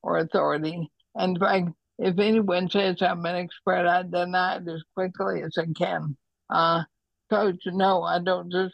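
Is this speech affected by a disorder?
Yes: ALS; neurodegenerative disease affecting the muscles, estimated little over a year to live; hands affected, cannot write, types carefully, needs to sit when breathless; runs out of breath at times, needs a breath or two, tongue has trouble cooperating, words and ideas intact.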